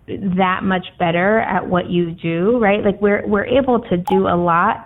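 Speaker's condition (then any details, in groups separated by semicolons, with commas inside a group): No condition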